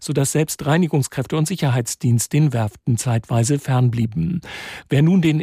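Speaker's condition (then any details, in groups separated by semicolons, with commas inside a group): No condition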